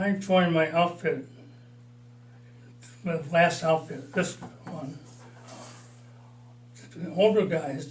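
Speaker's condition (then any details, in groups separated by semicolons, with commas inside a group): Parkinson's disease, mild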